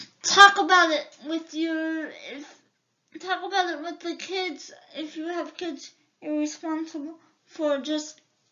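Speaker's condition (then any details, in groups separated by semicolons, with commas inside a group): Cerebral palsy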